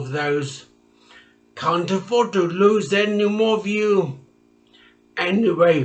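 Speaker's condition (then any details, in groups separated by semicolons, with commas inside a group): Traumatic brain injury; speech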